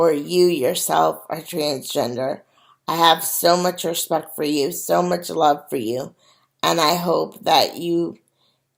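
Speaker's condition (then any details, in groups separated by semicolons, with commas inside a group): Cerebral palsy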